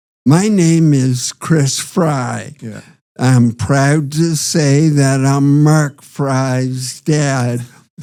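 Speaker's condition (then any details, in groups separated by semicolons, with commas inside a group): Parkinson's disease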